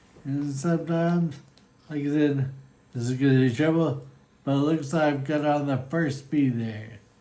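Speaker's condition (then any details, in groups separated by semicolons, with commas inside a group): Friedreich's ataxia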